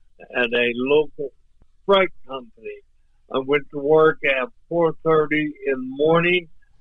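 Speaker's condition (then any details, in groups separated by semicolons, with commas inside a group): ALS; voice off but clear and understandable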